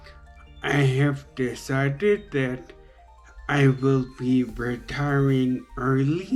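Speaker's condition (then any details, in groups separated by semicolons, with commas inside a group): Traumatic brain injury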